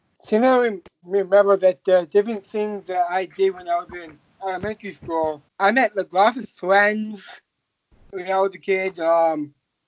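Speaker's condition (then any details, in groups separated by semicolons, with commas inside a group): Down syndrome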